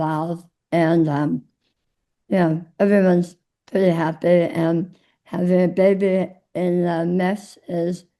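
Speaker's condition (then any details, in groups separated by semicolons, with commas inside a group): Tongue cancer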